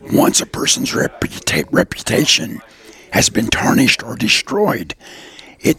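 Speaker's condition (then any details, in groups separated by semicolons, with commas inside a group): Throat cancer survivor; raspy voice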